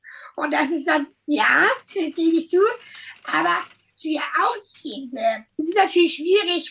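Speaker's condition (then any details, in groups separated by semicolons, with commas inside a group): Down syndrome; trisomy 21, present since birth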